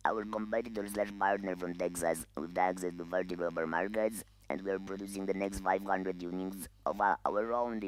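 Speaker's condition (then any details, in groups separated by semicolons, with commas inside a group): Laryngeal cancer, voice loss, electrolarynx; larynx removed, breathes through neck opening; voice lost 8 years ago; no natural voice, electrolarynx with pitch control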